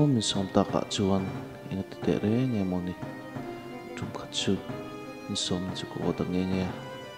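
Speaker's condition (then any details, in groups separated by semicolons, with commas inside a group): No condition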